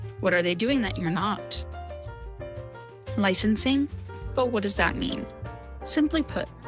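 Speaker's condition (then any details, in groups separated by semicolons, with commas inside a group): No condition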